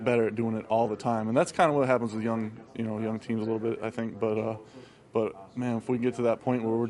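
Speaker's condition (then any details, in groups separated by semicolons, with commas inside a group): No condition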